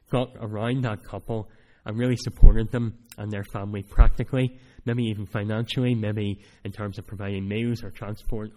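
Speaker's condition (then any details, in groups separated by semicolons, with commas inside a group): Cleft palate; cleft palate since childhood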